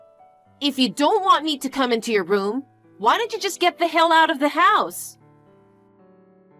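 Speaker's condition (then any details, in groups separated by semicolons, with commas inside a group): No condition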